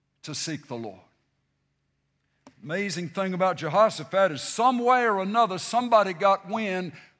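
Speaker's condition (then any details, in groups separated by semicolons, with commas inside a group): No condition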